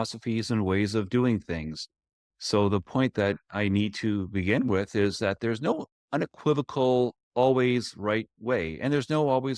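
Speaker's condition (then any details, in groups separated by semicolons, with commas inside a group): No condition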